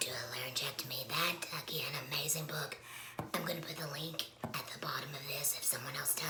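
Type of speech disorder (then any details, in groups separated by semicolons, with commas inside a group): Speech with a voice prosthesis; laryngectomy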